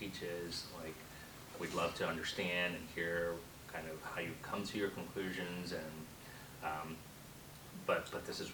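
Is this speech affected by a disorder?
No.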